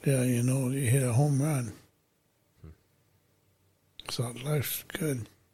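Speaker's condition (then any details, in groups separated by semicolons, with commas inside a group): Parkinson's disease; thumb-to-arm tremor, Parkinson's medications, Medtronic deep brain stimulation, Dr. Hershauer, two probes, balance affected; disease progressed, severe shaking when batteries off, magnets can switch stimulator off, wireless controller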